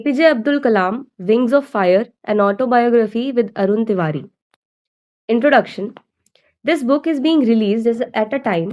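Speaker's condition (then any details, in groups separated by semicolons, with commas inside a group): No condition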